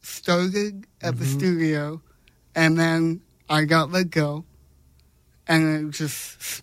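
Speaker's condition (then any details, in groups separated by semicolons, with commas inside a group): Cerebral palsy; congenital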